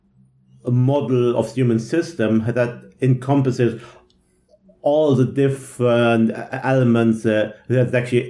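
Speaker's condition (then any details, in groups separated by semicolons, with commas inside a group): Stuttering; often stutters severely at stuttering conferences, little tension during own conference talk; repeated sounds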